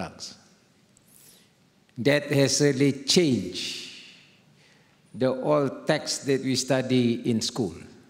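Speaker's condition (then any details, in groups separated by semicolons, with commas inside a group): No condition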